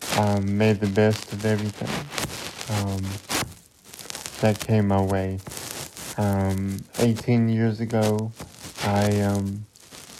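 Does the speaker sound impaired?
Yes: cerebral palsy; cerebral palsy since birth, wheelchair user.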